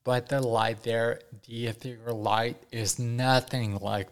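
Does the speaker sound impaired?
Yes: ataxia after strokes, mild; ataxia with uncoordinated movements and weakness after four strokes, nine brain surgeries, formerly walker and cane; initially nonverbal, knew only ASL alphabet, improvised signs, now slight speech impediment, not really bad.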